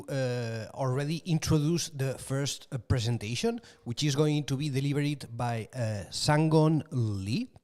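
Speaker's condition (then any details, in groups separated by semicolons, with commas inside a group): No condition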